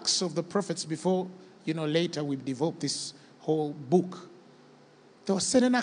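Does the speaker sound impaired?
No.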